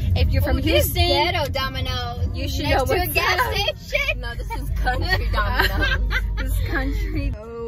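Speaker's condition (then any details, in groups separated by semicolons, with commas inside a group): No condition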